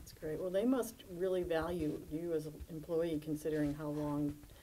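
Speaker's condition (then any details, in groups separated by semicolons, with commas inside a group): No condition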